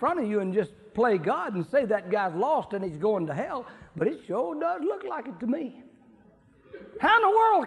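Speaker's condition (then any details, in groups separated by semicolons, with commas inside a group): No condition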